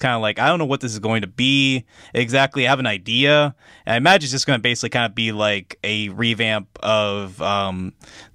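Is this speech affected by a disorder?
No.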